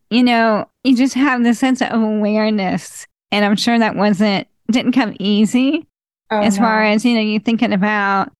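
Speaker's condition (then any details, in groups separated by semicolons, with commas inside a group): ALS; voice changing and declining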